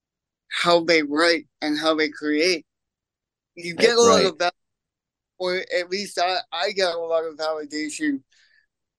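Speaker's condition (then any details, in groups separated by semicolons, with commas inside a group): Cerebral palsy; congenital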